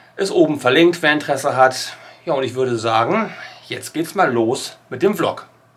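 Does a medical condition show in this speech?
No.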